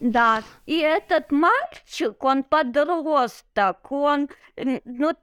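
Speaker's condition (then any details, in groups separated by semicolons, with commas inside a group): Cerebral palsy; no wheelchair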